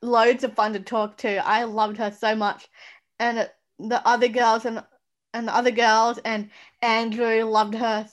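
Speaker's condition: Down syndrome; spoke at UN

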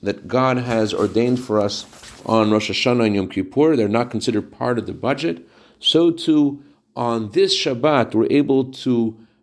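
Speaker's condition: No condition

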